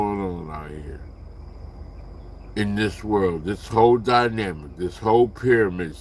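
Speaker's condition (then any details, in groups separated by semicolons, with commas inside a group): Slurred speech; still slurs words occasionally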